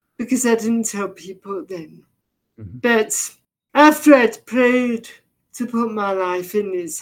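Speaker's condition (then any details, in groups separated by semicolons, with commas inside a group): Deafness, severe; vocabulary partly picked up from reading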